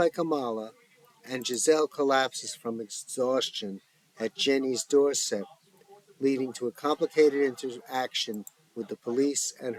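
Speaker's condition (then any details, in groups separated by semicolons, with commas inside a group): No condition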